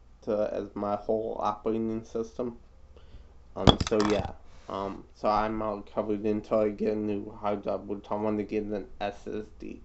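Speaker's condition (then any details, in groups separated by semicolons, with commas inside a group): Cerebral palsy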